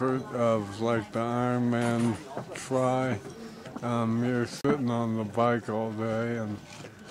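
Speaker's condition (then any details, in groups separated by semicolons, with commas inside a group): ALS; losing voice, mostly muscular, little respiratory involvement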